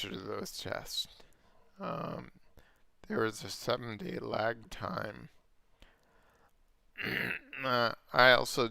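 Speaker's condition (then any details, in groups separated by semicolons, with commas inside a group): Multiple sclerosis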